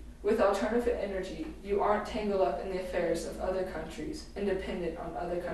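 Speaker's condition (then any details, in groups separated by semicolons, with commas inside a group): No condition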